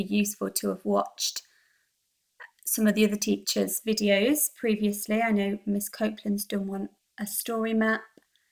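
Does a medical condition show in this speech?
No.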